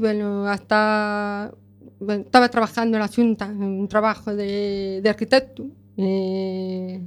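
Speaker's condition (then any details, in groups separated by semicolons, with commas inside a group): Deafness with cochlear implant; deaf since childhood, right ear unaided and unstimulated for many years; implant external processor with cable, hearing aid left ear, implant now overtaking aided ear, relies heavily on lip reading; cannot perceive voice timbre, intonation or accents, understands nothing without seeing faces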